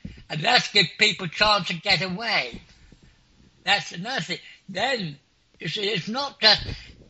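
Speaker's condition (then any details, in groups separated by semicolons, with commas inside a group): Clinically deaf; clinically deaf since school age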